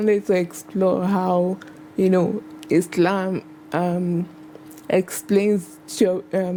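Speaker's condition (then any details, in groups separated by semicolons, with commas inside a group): Cerebral palsy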